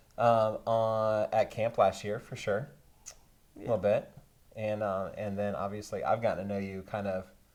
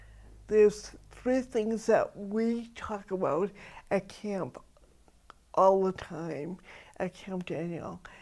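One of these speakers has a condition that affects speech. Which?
The second: cerebral palsy; from birth complications, all four limbs, weak legs, hand spasticity; poor fine motor coordination; atypical speech.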